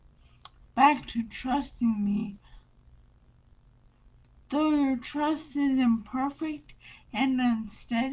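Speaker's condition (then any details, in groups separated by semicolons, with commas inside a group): Brain injury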